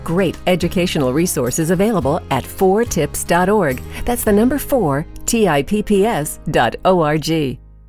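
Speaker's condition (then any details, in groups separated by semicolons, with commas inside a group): No condition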